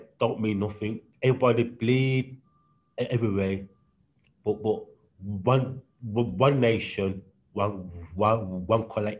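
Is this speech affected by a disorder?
Yes: stutter; stutter since school years, much worse in childhood, had special help with breathing control and speaking; stutter persists, milder than in school years; cannot talk straight, tries to speak slowly, needs time to speak; here repeated sounds, repeated words, prolonged sounds.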